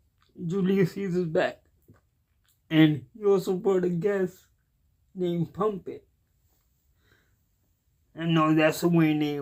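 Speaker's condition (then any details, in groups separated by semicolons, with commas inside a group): Cerebral palsy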